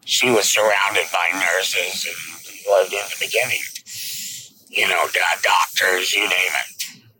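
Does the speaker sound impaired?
Yes: laryngectomy; esophageal speech, presses on neck daily to talk, rattles esophagus like vocal cords.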